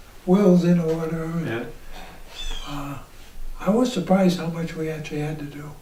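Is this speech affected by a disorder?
Yes: ALS.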